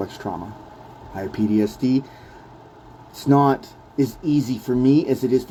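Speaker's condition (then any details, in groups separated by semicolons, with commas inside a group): No condition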